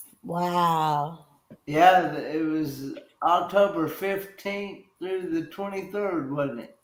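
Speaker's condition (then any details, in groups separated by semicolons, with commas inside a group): Cerebral palsy; with hydrocephalus, ventriculoperitoneal shunt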